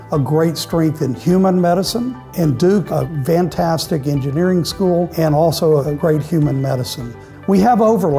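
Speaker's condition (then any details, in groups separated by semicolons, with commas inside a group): No condition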